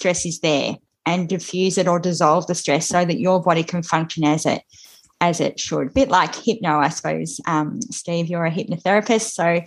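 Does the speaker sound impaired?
Yes: cleft lip and palate; congenital, lip repaired about 12 or 17 months, operations through childhood to after puberty, braces in Melbourne; tearful, crying near end; speech therapy in childhood, cleft not obvious by own account.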